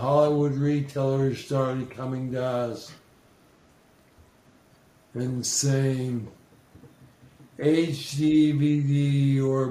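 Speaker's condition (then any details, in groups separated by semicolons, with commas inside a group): ALS; losing voice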